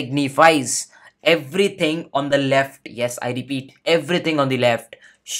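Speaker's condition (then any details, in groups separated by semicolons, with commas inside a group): No condition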